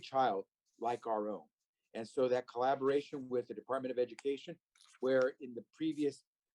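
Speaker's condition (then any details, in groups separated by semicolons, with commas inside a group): No condition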